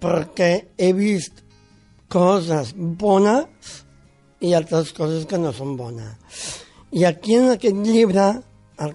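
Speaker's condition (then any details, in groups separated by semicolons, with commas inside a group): Down syndrome; congenital, born with it, extra chromosome, age 45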